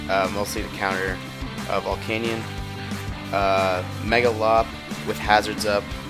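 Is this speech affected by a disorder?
No.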